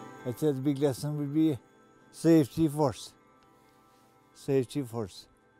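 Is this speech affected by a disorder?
Yes: head injury from fall; speech lost then returned, not as good as before.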